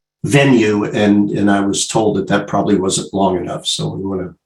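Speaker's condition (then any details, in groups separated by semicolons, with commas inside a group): No condition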